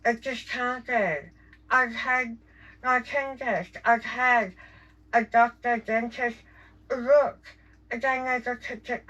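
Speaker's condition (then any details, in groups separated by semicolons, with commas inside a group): Jaw cancer surgery; tracheostomy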